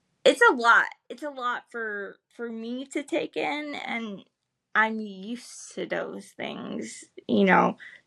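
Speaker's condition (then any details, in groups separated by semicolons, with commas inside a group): Cerebral palsy; spastic legs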